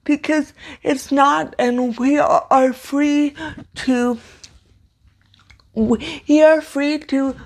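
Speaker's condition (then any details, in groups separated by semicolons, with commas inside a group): Cerebral palsy, severe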